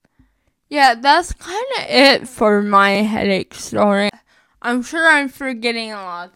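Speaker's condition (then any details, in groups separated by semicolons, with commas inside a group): Spastic cerebral palsy, mixed, mostly spastic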